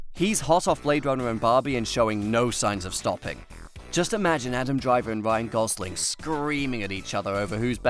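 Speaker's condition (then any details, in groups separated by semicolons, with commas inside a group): No condition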